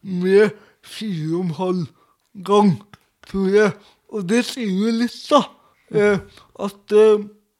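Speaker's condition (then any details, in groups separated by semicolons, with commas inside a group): Cerebral palsy; speech difficulties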